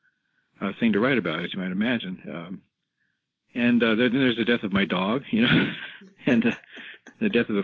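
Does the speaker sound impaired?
Yes: Parkinson's disease; rigidity-predominant form, never had tremors, gait mainly affected, diagnosed by neurologist, confirmed by drug response; 11 years into illness, ability to walk almost gone.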